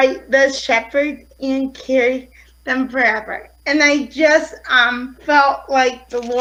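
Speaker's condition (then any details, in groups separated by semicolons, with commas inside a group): Cerebral palsy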